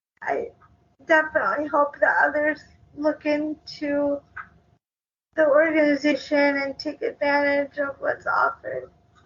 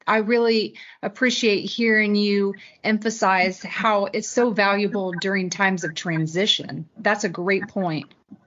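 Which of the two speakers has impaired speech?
The first: cerebral palsy; congenital, prenatal car accident, uses wheelchair.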